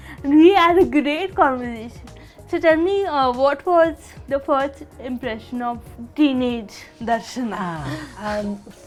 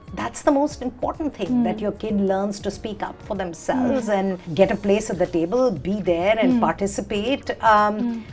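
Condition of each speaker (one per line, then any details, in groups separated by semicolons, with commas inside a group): Cerebral palsy; since early childhood, childhood physical and occupational therapy; about 22 years under developmental care
No condition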